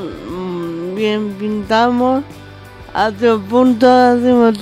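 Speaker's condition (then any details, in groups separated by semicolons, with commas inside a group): Cerebral palsy; present from birth, described as brain injury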